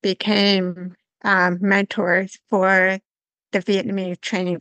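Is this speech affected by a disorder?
Yes: severe to profound hearing loss; congenital, diagnosed in England, hearing aids from 11 months, cochlear implant one side; learned to listen and speak through early intervention in England.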